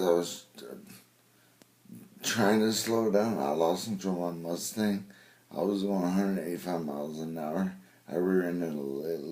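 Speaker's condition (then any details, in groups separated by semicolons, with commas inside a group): Brain injury; car accident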